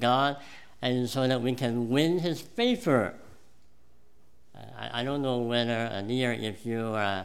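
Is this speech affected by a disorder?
Yes: cleft palate; congenital cleft palate.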